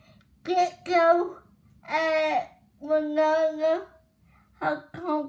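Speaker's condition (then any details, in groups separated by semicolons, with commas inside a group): Cerebral palsy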